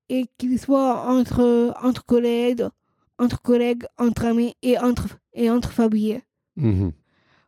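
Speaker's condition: Down syndrome, trisomy 21

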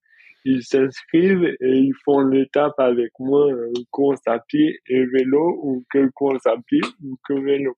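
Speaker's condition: Dystonia; daily physical effort

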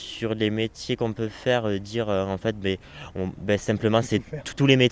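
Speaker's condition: Stuttering; onset around age 4-5 after normal early speech, cause unknown, past breathing techniques; persistent stuttering, considered lifelong; worsens with stress, fatigue, irritation, emotions, phone stress, caller mistook stuttering for bad line; repeated sounds

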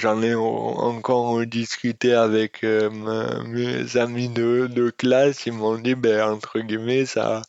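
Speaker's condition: Dystonia; congenital

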